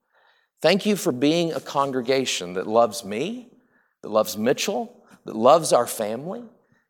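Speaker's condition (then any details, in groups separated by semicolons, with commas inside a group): No condition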